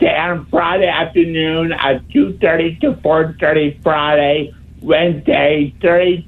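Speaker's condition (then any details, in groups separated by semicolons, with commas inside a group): Speech impediment; wheelchair user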